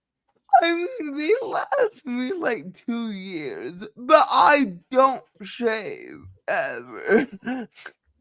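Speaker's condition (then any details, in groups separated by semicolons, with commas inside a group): Cerebral palsy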